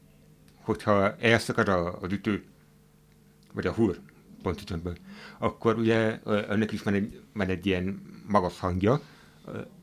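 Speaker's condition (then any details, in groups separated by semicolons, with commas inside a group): Hearing impairment, hard of hearing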